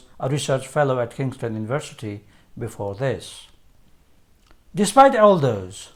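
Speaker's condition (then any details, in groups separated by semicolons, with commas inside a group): No condition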